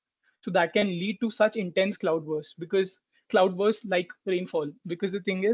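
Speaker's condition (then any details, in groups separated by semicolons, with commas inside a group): No condition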